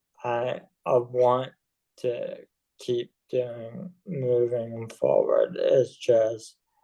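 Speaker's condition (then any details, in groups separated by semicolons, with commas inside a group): ALS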